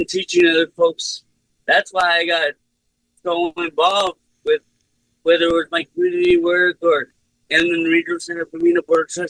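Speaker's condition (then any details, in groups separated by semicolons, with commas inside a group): Cerebral palsy; speech unaffected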